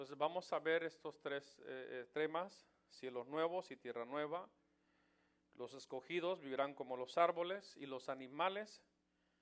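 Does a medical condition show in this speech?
No.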